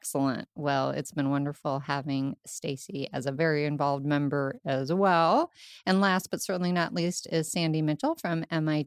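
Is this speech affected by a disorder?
No.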